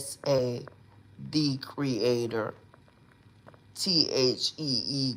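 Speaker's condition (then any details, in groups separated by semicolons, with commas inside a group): Cerebral palsy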